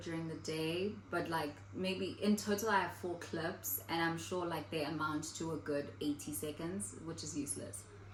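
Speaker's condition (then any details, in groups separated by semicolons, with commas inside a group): No condition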